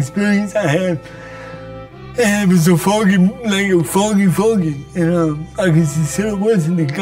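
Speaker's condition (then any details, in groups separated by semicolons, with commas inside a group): Cerebral palsy; from birth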